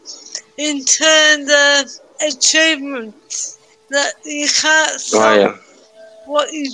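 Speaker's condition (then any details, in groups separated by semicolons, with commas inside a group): Cerebral palsy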